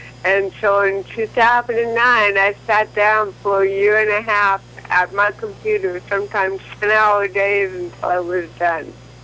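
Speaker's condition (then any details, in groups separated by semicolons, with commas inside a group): Cerebral palsy; from birth, leg spasticity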